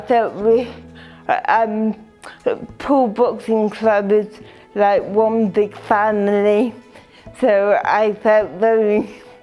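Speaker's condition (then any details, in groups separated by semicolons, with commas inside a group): Cerebral palsy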